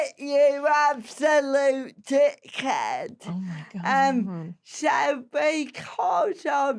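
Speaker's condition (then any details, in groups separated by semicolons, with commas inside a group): Cerebral palsy; slow speech, sounds disabled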